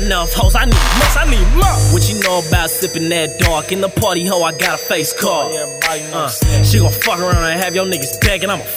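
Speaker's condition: No condition

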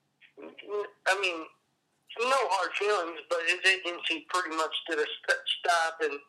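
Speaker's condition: Cerebral palsy; appearance likened to Parkinson's

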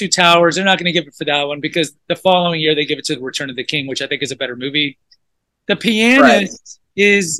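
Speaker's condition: No condition

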